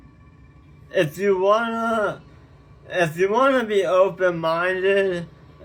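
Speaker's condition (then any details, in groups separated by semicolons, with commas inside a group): Tongue cancer surgery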